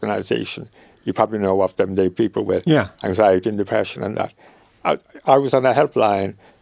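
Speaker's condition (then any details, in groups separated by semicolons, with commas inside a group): Motor neuron disease; wheelchair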